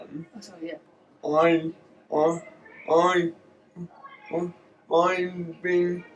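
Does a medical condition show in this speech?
Yes: cerebral palsy.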